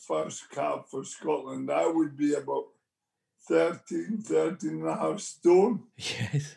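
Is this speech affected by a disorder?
Yes: motor neurone disease; about 4 years since diagnosis.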